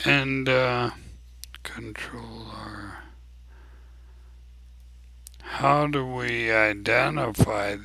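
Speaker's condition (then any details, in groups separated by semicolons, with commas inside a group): ALS; abnormally slow voice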